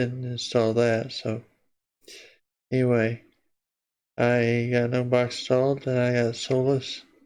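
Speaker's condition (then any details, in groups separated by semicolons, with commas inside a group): Parkinson's disease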